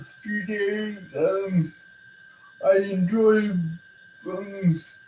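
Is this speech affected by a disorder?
Yes: cerebral palsy.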